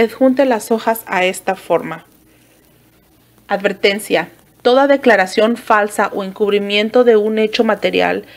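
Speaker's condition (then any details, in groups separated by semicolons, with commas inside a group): No condition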